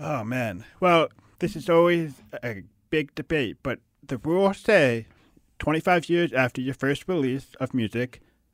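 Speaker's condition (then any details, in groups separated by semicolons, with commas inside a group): Hard of hearing; deaf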